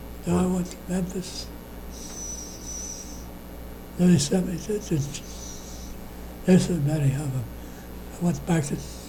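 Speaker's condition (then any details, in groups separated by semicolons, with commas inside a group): Parkinson's disease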